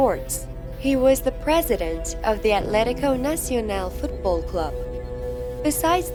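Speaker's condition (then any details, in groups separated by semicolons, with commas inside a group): No condition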